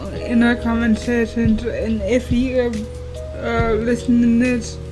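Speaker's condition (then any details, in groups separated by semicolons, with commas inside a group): Cerebral palsy; wheelchair user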